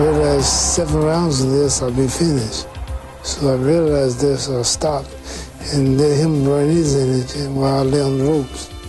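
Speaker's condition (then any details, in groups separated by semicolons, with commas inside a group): Parkinson's syndrome; no shaking, no weakness; sometimes slurred speech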